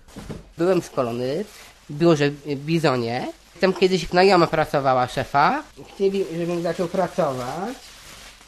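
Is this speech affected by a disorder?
Yes: Down syndrome; intellectual disability, intermittent memory lapses, difficulty with arithmetic and counting money; turning 28 this year.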